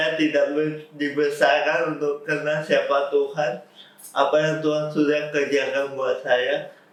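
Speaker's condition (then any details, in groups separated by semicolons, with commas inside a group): Cerebral palsy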